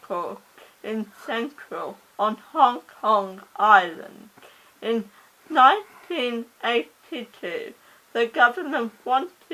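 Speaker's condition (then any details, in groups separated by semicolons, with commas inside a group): Cerebral palsy; oxygen starvation at birth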